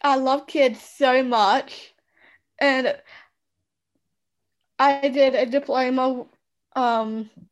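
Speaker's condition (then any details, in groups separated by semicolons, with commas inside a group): Down syndrome; parents told would never speak, now speaks publicly, spoke at UN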